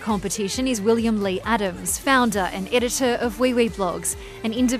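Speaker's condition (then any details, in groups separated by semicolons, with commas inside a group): No condition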